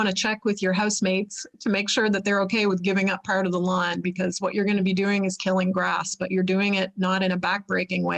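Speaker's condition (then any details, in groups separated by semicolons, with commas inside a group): No condition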